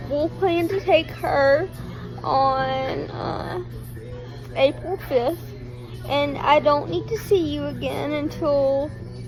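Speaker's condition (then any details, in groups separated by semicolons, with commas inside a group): Cerebral palsy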